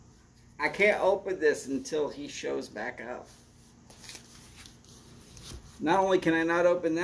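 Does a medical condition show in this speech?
No.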